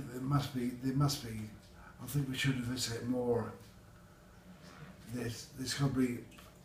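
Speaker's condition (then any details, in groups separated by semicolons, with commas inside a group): Acquired brain injury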